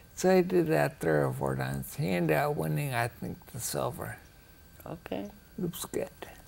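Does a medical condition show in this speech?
Yes: ataxia; rare, progressive.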